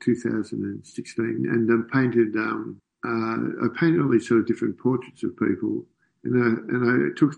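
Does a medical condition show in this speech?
Yes: Parkinson's disease.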